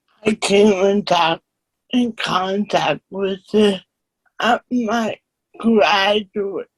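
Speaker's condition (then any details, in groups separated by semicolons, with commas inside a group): Cerebral palsy; one hand more affected; slight speech impediment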